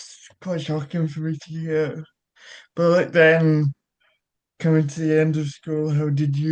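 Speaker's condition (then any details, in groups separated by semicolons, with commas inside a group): Cerebral palsy; childhood surgery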